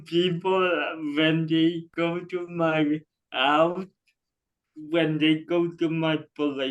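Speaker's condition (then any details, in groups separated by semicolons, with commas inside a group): Cerebral palsy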